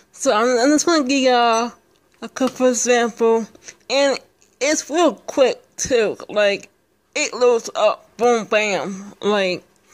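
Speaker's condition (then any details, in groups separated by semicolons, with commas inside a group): Speech impairment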